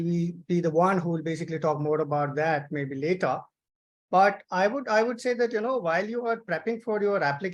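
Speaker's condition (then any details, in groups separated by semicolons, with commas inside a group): No condition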